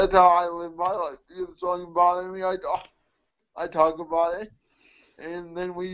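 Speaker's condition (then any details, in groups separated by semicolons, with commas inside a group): Cerebral palsy; mixed quadriplegia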